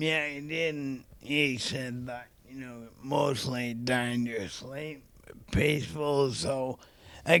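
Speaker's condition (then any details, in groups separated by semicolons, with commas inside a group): ALS; young onset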